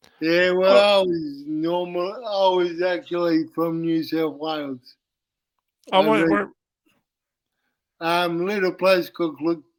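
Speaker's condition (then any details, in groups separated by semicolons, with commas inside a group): Cerebral palsy; uses wheelchair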